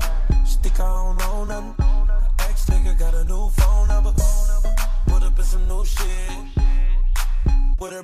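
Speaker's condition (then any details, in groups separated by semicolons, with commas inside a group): No condition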